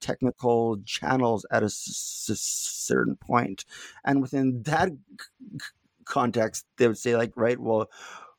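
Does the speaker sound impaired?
Yes: stuttering; little stuttering during this recording; not stuttering much at time of recording; here repeated sounds, prolonged sounds.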